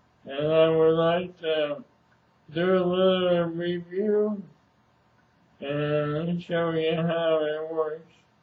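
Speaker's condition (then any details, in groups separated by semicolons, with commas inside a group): ALS; speech somewhat hard to understand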